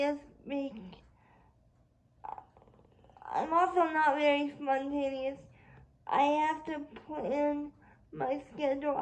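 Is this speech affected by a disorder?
Yes: cerebral palsy; spastic quadriplegia.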